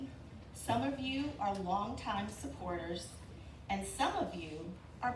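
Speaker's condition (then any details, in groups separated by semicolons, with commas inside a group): No condition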